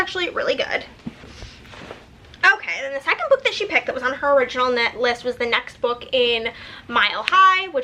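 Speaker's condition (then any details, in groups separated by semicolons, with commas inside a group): No condition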